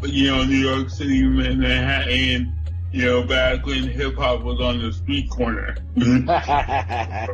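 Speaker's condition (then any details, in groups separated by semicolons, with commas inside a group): Cerebral palsy; cerebral palsy from birth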